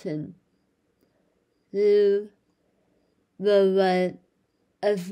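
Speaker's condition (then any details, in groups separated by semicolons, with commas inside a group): Speech loss after cancer treatment; mute for months after surgery, speech therapy helped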